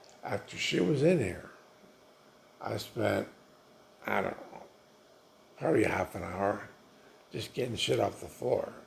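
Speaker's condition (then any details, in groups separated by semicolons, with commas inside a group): Multiple sclerosis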